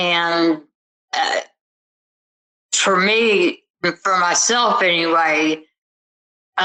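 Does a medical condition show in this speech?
Yes: tardive dyskinesia.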